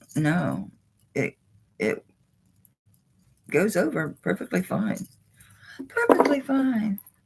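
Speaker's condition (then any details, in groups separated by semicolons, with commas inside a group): No condition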